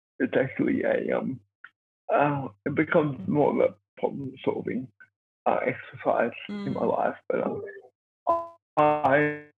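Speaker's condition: Cerebral palsy; born two months premature

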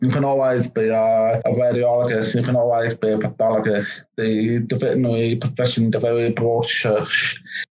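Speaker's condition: Profound deafness; congenital, born deaf

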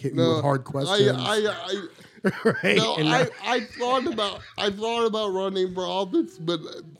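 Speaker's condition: Cerebral palsy; wheelchair user

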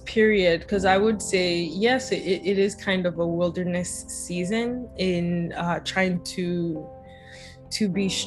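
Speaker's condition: No condition

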